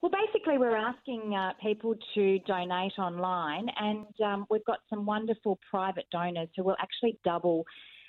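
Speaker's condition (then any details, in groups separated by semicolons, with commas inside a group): No condition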